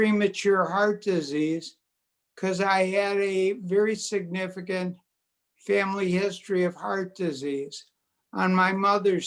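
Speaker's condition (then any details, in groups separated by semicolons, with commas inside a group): Multiple sclerosis; quadriplegic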